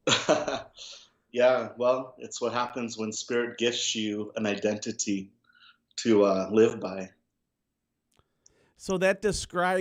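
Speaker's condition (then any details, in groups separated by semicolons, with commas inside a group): No condition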